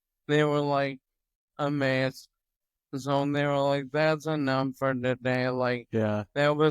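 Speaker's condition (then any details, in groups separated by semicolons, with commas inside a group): Toxic leukoencephalopathy, locked-in syndrome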